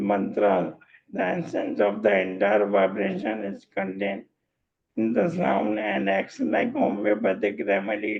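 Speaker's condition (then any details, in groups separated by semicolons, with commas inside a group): Motor neurone disease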